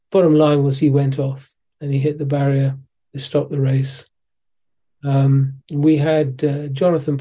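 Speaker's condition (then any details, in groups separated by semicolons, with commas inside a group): Parkinson's disease; physiotherapy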